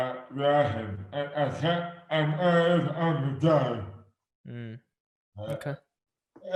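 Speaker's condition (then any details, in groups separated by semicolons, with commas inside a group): Dystonia; affects hands and speech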